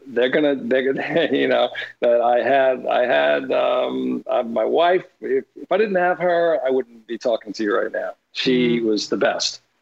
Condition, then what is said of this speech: Aphasia. I, you know, there are things that goes in my my mind that I I did forgot and, or, uh, and pops up in in my mind.